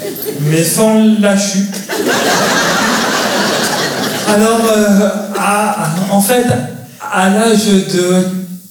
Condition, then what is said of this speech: Stuttering. Alors pour les autres Peter, je vais recommencer.